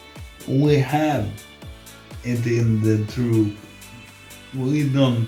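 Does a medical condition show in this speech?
Yes: multiple sclerosis; progressive form.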